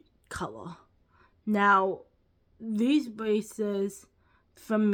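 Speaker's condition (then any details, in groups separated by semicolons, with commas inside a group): Cerebral palsy; lifelong, ankle-foot orthoses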